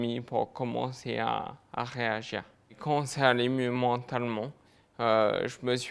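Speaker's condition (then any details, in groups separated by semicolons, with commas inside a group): Multiple sclerosis; fatigue, lower limbs affected; onset about six years ago, lower limbs improved, walking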